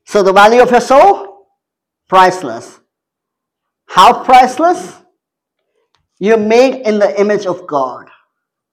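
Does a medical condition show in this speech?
Yes: cleft palate; congenital cleft palate.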